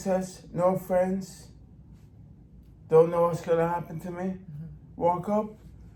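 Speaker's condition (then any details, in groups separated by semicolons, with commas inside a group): Brain injury; in brain injury rehab facility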